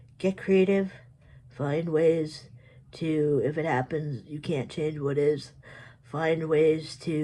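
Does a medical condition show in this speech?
Yes: cerebral palsy; predominantly physical.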